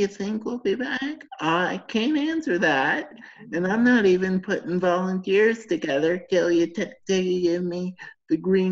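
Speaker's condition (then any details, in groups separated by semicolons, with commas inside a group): Cerebral palsy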